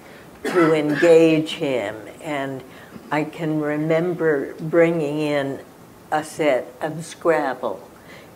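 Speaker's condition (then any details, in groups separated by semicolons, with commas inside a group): Spasmodic dysphonia; could not talk for 4 months before diagnosis, injections allow continued radio broadcasting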